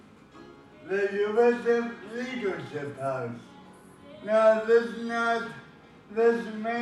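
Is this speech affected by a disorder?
Yes: cerebral palsy.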